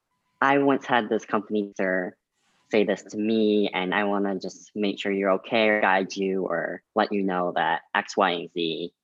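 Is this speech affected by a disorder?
Yes: cleft lip and palate.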